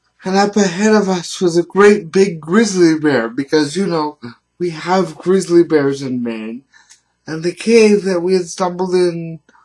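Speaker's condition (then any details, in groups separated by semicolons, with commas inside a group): Cerebral palsy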